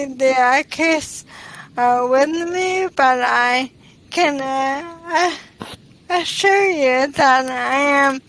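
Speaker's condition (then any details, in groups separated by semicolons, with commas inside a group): ALS; onset in pinky finger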